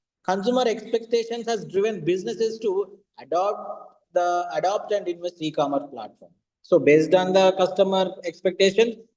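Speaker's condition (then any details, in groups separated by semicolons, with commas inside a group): No condition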